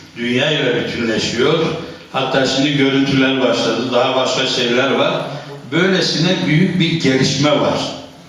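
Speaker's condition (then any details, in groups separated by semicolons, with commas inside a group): No condition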